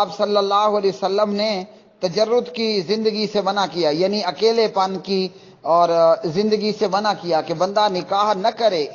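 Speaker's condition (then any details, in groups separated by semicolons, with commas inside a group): No condition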